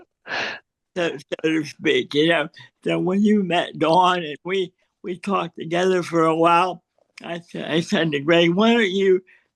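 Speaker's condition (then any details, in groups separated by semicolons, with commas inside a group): Cerebral palsy; spasticity, leans right, since childhood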